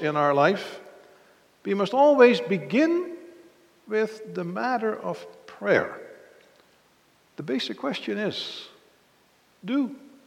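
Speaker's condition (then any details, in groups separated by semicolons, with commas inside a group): No condition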